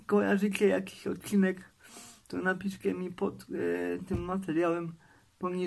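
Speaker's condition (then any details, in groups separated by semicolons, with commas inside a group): Cerebral palsy; uses wheelchair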